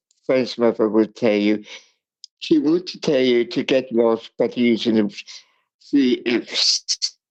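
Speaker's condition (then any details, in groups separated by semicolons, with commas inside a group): Cerebral palsy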